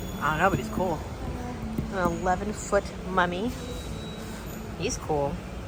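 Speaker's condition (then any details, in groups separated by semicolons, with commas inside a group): No condition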